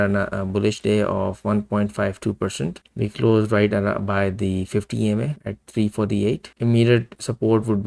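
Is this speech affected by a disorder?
No.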